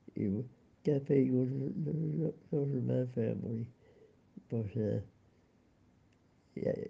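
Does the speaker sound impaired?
Yes: cerebral palsy; congenital, unable to climb stairs.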